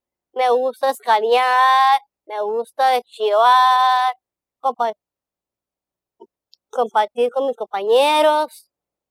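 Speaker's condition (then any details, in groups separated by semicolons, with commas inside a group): Down syndrome; present from birth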